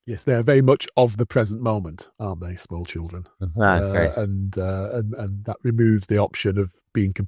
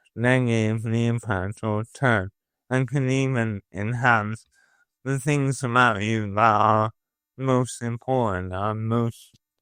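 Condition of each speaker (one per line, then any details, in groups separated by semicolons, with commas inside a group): No condition
Motor neuron disease; progressing, can no longer type; voice affected, early slurring, nasal speech, hand weakness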